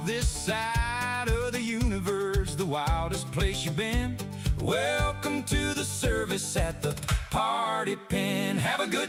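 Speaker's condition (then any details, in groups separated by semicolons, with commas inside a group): No condition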